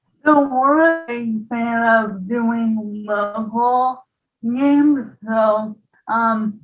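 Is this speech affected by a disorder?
Yes: ALS, bulbar onset; voice onset, voice-only symptoms six months.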